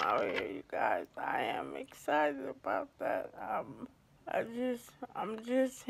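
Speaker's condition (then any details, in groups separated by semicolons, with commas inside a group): ALS; affects hands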